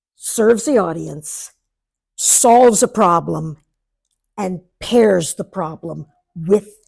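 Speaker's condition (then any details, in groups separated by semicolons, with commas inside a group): No condition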